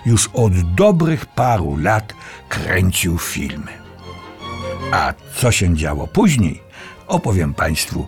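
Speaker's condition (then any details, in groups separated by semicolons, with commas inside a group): No condition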